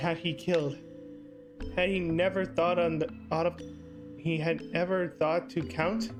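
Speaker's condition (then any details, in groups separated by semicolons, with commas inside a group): No condition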